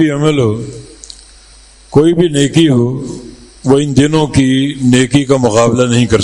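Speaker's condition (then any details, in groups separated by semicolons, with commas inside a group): No condition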